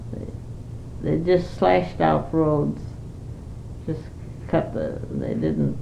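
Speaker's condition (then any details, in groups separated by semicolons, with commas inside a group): Parkinson's; not very able to do much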